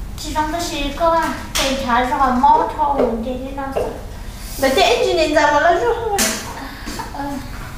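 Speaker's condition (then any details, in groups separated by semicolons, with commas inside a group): No condition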